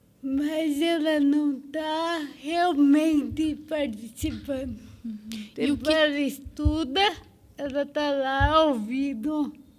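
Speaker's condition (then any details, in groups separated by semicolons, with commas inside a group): Cerebral palsy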